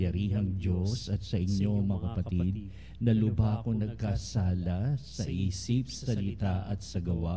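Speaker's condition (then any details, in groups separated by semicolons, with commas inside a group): No condition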